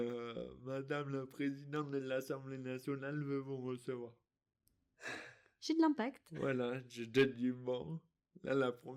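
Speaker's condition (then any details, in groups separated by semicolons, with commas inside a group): Dystonia; articulation difficulties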